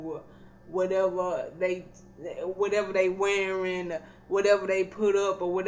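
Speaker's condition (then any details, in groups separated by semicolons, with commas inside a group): Cerebral palsy; not paralyzed, can stand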